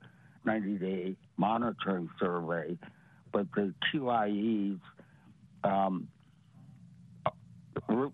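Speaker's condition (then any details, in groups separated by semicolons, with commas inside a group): Parotid gland removal; recurring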